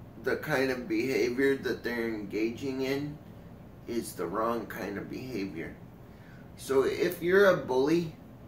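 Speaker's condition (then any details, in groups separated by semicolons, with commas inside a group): Cerebral palsy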